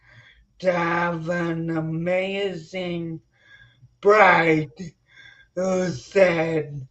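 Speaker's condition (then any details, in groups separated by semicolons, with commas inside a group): Spinocerebellar ataxia; genetic, progressive, brain stem atrophy, coordination and balance; onset at 26, slow progression, hand jerks; slightly staccato speech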